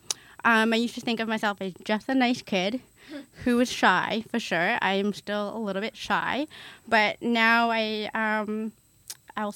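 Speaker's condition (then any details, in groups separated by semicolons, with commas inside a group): Hard of hearing; hard of hearing since age one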